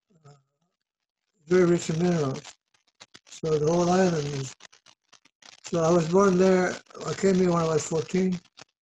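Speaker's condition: Parkinson's disease; Parkinson's known 14 years, believed environmental, naturopath blood tests high in lead and pesticides; not shaking during recording, own system stops shaking most of the time

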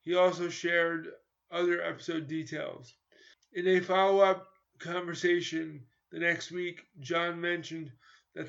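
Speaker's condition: Cerebral palsy; stiff tight involuntary muscles

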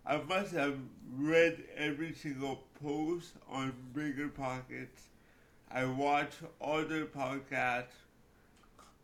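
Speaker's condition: Cerebral palsy; cerebral palsy since childhood

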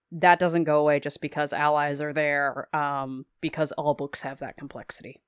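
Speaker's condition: No condition

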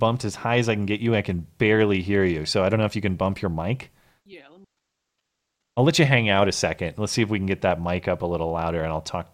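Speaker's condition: No condition

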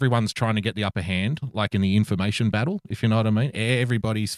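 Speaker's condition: No condition

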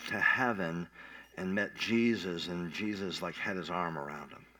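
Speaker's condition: Cleft palate; congenital cleft palate with other complications

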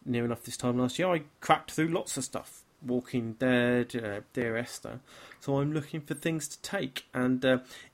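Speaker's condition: No condition

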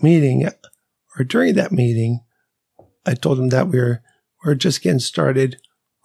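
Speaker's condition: ALS; weakness and fasciculations at onset, symptoms began about eleven months earlier, power chair, ramps, lifts

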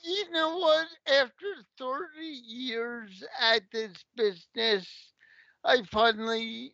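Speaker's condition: Cerebral palsy; a little unique in delivery and style

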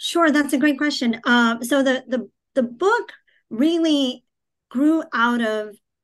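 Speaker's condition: Cleft palate, cleft palate without cleft lip; years with speech pathologist

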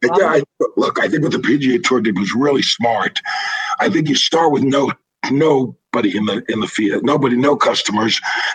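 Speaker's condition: Throat cancer, vocal cords removed

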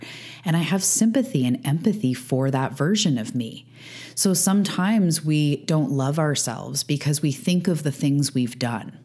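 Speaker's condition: No condition

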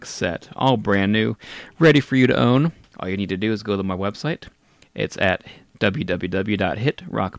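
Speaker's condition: No condition

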